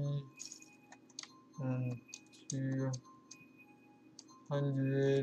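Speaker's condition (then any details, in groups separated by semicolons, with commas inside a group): Cerebral palsy; affects legs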